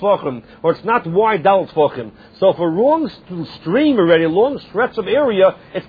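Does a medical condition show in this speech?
No.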